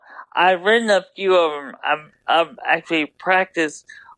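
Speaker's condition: Double hemiplegia cerebral palsy; right side weaker than left, left brain involvement, horse therapy since age 5

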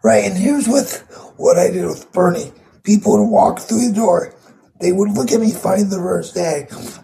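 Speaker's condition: Cerebral palsy; cerebral palsy from brain bleed

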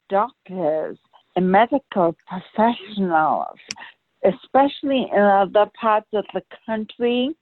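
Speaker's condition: Brain aneurysm rupture; not even four years since rupture, still learning to walk, swerves from balance issues

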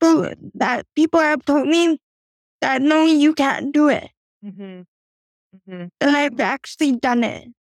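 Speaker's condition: Cerebral palsy; age 41, walks up to 10,000 steps daily with walker, cycles, rows, gym four days weekly

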